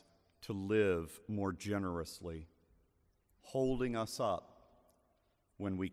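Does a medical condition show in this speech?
No.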